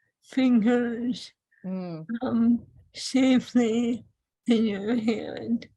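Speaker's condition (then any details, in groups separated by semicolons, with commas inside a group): ALS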